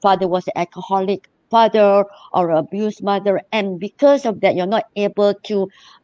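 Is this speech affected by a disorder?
Yes: cleft lip and palate; congenital cleft lip and palate splitting into nose.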